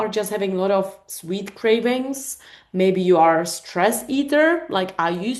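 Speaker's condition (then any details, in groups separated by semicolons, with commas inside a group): No condition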